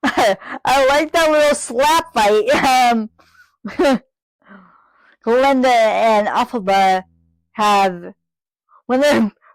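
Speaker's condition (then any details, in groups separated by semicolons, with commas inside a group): Cerebral palsy, spastic; from birth, muscle spasms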